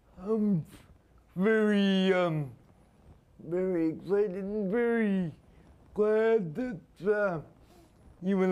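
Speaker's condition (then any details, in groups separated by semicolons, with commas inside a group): Spastic quadriplegia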